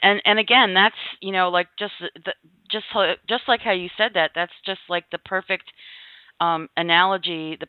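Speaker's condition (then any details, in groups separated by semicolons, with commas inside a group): Stuttering; practices voluntary stuttering; sometimes no obvious stuttering then sudden stuttering, voluntary stuttering can turn into real stuttering; repeated sounds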